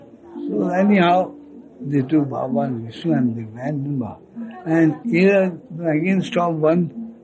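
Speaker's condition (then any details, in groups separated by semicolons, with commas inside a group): Speech loss after head injury; very difficult to utter words, speech feels heavy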